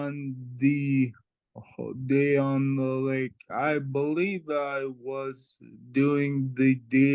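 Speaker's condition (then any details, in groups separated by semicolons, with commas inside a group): Traumatic brain injury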